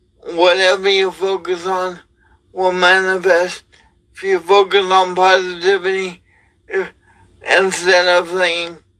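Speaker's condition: Cerebral palsy; aphasia

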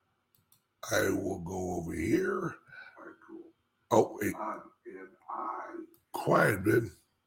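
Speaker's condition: Speech impediment; says barely able to talk

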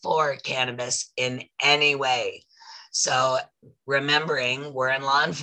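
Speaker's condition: Voice loss after throat polyp; working with vocal coach to regain voice

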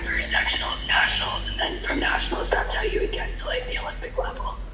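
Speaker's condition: Laryngeal papillomatosis; congenital, papillomas growing in airway, periodic laser removal, many laser surgeries, vocal cord scar tissue; laser surgery to remove papillomas about a week ago; scarred vocal cords cannot vibrate, altered voice, breathless on exertion as airway gradually blocks

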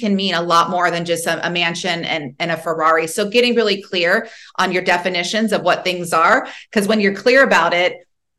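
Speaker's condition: No condition

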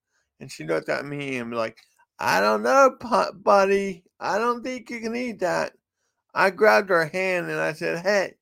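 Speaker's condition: Cerebral palsy; affects walk and speech

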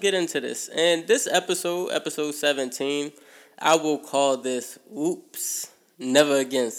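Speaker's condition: No condition

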